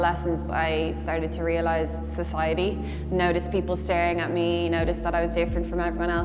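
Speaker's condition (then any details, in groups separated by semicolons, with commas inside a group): No condition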